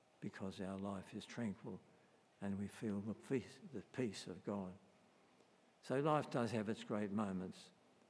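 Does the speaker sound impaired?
Yes: Parkinson's disease; best with careful medication timing and enough rest.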